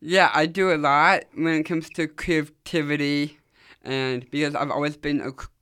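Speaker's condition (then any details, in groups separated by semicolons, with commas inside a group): Down syndrome; does public speaking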